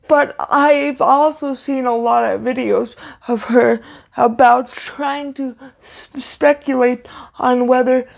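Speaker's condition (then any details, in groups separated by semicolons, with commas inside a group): Cerebral palsy, severe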